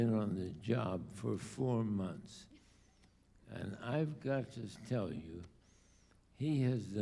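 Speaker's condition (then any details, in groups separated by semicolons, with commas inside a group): ALS; diagnosed about two years ago, late onset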